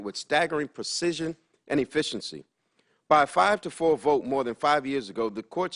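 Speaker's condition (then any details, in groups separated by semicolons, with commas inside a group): No condition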